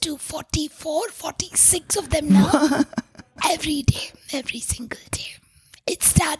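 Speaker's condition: Tracheostomy, vocal cords permanently constricted from smoke inhalation

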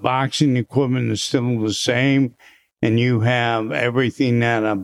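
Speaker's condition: Parkinson's disease; essential tremor about 18 years before, confirmed by DaT scan at University of Rochester; swallowing issues at onset, improved with exercise

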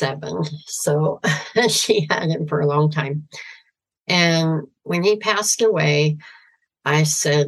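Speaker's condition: Severe cleft palate, cleft lip and palate

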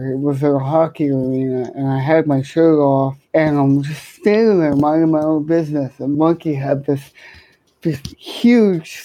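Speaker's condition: Cerebral palsy, hemiplegia

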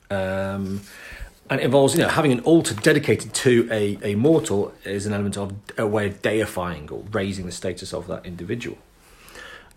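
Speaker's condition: No condition

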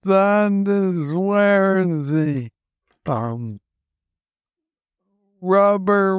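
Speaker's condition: Parkinson's disease, young onset

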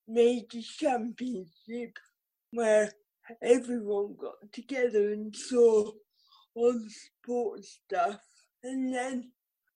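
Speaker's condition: Cerebral palsy; could not jump

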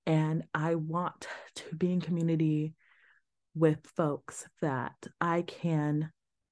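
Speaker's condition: Stuttering; with adhd; stuttering and mistakes left unedited in podcast, talks super fast sometimes, pauses sometimes, all over the place; prolonged sounds

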